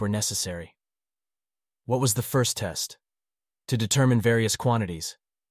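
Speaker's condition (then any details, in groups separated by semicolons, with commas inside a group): No condition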